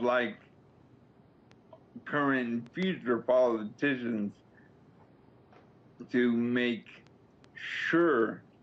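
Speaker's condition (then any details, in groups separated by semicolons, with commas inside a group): Slurred speech after coma; speech significantly slurred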